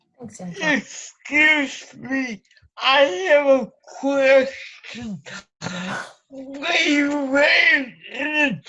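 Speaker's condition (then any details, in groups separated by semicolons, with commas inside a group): Cerebral palsy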